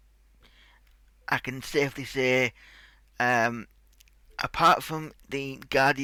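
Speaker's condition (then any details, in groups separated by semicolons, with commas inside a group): Cerebral palsy; tight muscles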